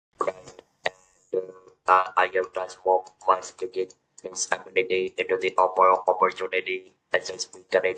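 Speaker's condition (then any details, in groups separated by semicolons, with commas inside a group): Throat cancer, electrolarynx user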